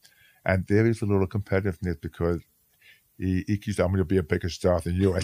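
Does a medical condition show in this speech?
Yes: hearing loss; hearing loss from childhood, with severe speech impediment as a kid.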